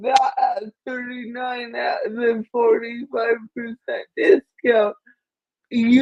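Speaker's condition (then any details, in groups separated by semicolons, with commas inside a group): Cerebral palsy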